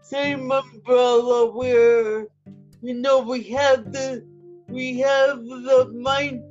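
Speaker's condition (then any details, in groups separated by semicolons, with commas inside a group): Quadriplegic cerebral palsy; United Cerebral Palsy a big help while growing up; adult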